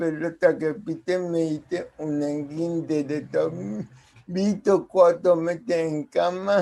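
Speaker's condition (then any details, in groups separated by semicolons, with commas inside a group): Cerebral palsy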